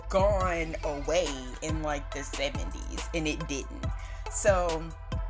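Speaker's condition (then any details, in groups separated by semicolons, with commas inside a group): No condition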